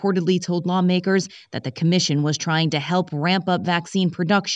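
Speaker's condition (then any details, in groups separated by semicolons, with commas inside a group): No condition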